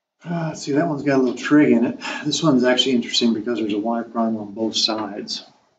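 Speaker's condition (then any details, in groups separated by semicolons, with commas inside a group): No condition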